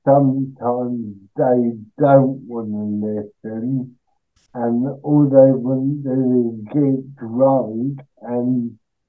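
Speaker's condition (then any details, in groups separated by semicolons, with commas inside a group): Cerebral palsy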